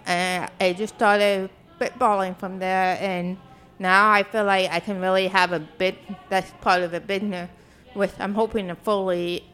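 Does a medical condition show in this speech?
Yes: deafness; speaks really well, deafness often unnoticed.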